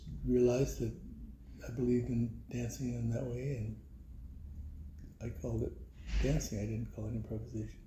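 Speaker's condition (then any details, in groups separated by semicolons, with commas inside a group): Parkinson's; teaches with lavalier microphone on belt, can move around a little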